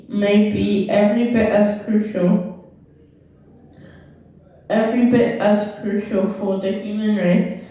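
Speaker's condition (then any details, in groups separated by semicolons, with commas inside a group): Cerebral palsy; left side weaker; hand tires quickly, uses voice dictation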